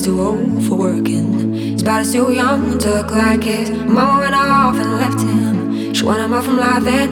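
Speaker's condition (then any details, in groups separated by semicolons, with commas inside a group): No condition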